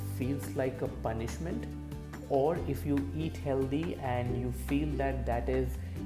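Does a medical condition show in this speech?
No.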